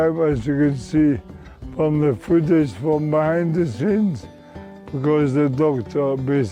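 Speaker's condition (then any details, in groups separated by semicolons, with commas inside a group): Motor neuron disease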